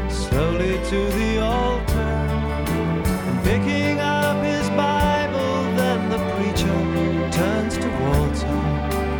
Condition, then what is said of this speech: None; typical speech.